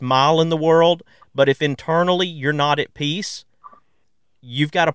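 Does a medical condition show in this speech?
No.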